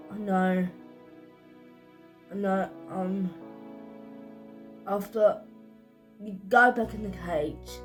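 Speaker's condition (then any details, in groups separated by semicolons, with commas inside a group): Cerebral palsy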